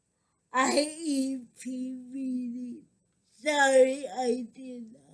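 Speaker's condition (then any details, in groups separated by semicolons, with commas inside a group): Cerebral palsy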